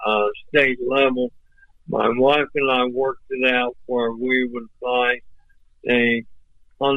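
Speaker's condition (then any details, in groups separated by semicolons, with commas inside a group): ALS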